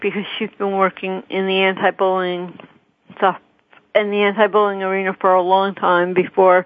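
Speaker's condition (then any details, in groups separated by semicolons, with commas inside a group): Cerebral palsy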